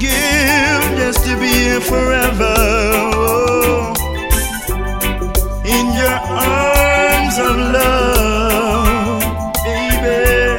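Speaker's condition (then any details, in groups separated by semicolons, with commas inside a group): No condition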